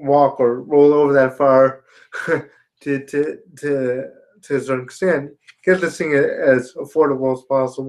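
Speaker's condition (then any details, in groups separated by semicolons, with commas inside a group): Spastic quadriplegia cerebral palsy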